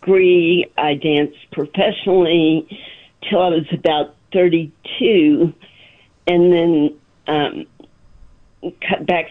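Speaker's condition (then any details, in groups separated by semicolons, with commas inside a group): Spasmodic dysphonia; spasmodic dysphonia for a short time, Botox treatments with good result, walks slowly with cane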